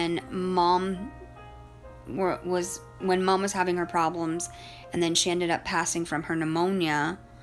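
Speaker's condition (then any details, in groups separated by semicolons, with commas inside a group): No condition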